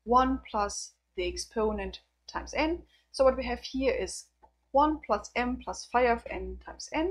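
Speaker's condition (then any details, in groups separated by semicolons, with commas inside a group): No condition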